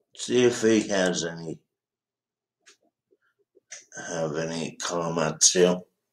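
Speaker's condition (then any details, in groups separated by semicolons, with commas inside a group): Cerebral palsy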